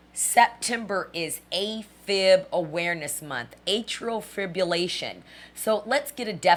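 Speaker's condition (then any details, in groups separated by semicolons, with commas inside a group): No condition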